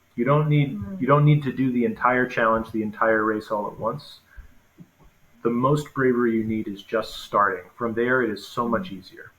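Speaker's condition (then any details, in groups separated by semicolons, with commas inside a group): No condition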